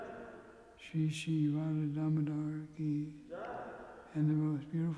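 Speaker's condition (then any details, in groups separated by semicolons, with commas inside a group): Parkinson's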